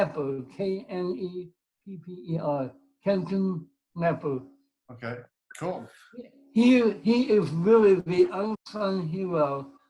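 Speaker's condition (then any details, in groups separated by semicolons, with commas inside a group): Cerebral palsy; speech impediment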